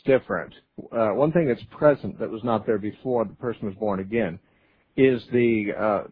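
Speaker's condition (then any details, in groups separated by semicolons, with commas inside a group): No condition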